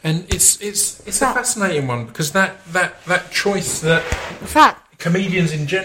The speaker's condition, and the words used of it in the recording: Stuttering. I've realised over years that one of the reasons I'm a bit of a recluse is because that time on my own in silence, I'm not having to fight a stutter.